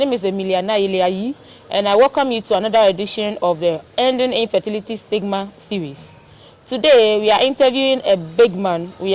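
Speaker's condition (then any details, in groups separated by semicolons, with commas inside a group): No condition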